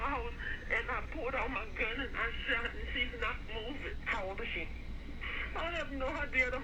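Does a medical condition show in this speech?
No.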